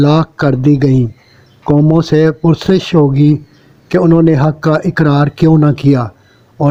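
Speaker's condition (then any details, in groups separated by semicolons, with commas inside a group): No condition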